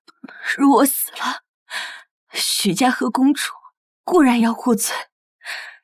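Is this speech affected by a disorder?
No.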